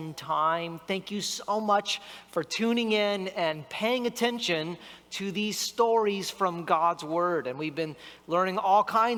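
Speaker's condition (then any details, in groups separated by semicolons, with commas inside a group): No condition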